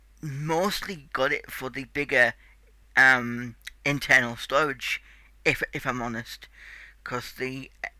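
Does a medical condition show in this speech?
Yes: cerebral palsy; tight muscles.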